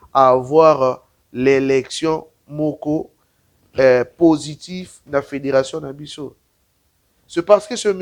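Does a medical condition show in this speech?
No.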